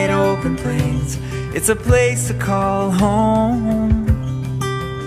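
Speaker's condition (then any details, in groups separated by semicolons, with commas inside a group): No condition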